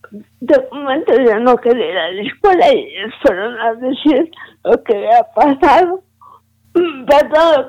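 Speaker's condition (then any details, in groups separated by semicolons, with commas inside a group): Cerebral palsy; premature birth, negligent right knee tumor surgery cut tendons, not walking at 18 months, diagnosed 18-19; some difficulty speaking, able to speak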